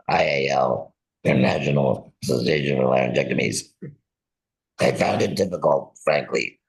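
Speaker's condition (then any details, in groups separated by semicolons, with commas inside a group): Laryngectomy; total laryngectomy and glossectomy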